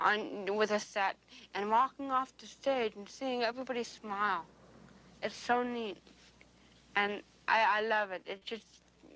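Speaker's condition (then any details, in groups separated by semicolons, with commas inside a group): Cerebral palsy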